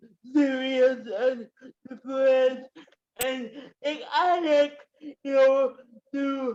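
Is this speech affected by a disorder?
Yes: cerebral palsy.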